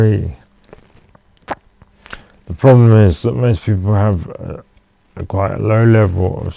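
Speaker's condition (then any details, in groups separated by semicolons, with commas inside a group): Cerebral palsy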